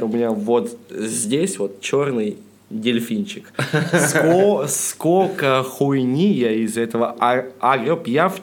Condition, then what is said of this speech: Stuttering. Ну, у меня очень очень долго открывашкой было, что я хочу предупредить, что я немного заикаюсь, зачем я предупреждаю.